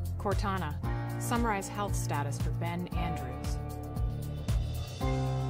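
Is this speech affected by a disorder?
No.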